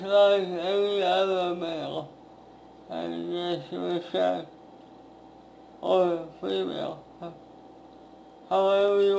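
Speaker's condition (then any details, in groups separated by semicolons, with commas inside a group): Speech impairment after birth surgery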